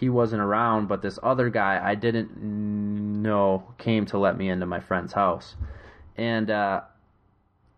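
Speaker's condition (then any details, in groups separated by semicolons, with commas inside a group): Stuttering; hidden until about 4-5 years ago, now openly stutters; stuttered a lot over recent weekend, less after drinking; prolonged sounds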